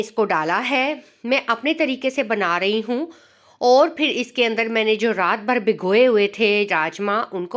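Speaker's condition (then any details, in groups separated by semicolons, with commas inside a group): No condition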